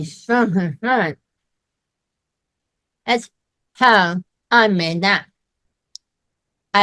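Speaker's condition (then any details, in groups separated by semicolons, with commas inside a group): Myasthenia gravis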